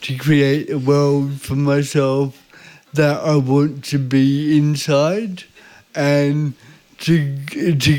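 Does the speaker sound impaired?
Yes: cerebral palsy; visible disability, walks with pelvis leaning and upper body leaning slightly back.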